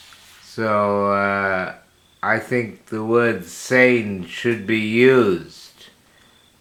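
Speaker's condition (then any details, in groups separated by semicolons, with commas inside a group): Slurred speech from poisoning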